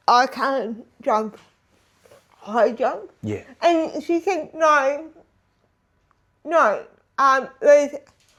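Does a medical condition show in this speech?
Yes: disability affecting speech.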